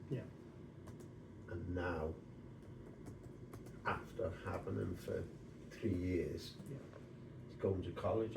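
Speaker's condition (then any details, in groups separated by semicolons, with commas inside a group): No condition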